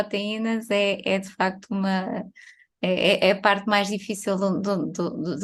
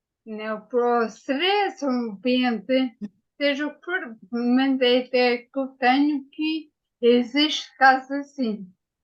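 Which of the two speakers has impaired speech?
The second: ataxia after brain injury.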